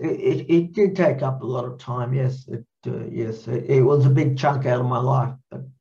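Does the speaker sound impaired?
Yes: cerebral palsy, mild.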